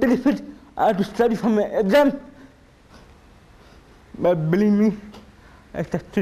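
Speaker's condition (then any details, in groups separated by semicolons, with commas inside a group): Cerebral palsy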